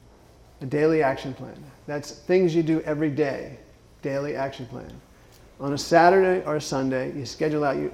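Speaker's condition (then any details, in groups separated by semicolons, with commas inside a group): Parkinson's disease; Parkinson's onset age 41, about 12 years' history, first tremoring hand and no arm swing after thumb surgery, left foot dystonia; timed medication with alarm, exercise beyond comfort zone; says some words are hard or tough to say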